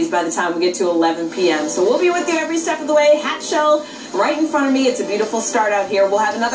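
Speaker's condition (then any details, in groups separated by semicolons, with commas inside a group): No condition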